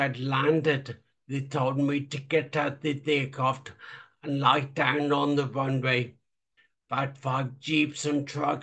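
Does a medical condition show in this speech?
Yes: traumatic brain injury.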